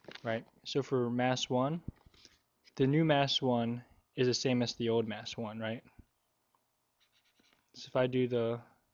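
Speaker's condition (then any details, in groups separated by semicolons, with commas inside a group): No condition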